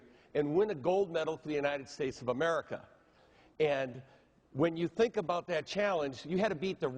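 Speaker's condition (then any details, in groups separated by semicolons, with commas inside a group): No condition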